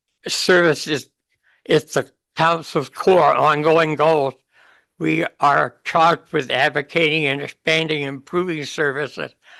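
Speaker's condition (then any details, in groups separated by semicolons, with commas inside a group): Brain injury; anoxic injury, stroke, later traumatic brain injury; qualifies for in-home care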